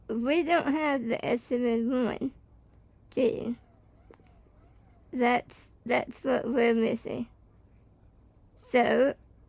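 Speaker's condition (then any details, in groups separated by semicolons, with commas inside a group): Spinal muscular atrophy type 2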